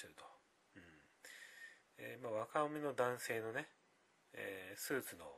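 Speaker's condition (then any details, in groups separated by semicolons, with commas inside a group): No condition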